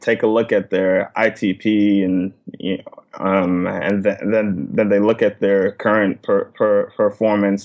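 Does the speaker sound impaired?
Yes: stuttering; stuttering since very young age, covert stuttering through high school, sought help in college; pauses and breaks in speech due to stuttering, disfluent moments; parental pressure to control stuttering led to slower speech, more pausing; here repeated sounds, repeated words.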